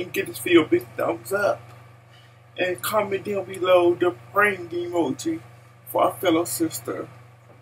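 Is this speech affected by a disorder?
Yes: cerebral palsy; speech impaired.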